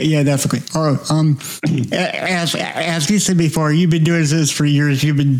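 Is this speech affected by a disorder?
Yes: cerebral palsy.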